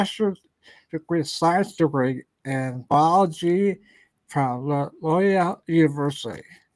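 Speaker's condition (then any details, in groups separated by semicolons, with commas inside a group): Ataxia; may slur speech, may sound drunk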